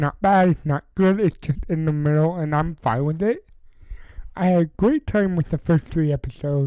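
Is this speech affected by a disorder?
Yes: cerebral palsy.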